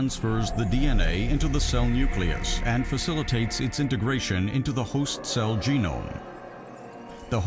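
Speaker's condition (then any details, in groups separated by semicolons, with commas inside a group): No condition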